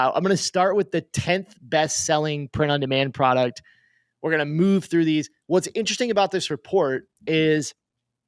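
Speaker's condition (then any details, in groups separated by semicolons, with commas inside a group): No condition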